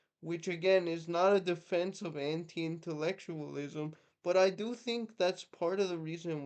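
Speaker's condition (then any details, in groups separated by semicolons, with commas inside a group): Cerebral palsy, mixed, mild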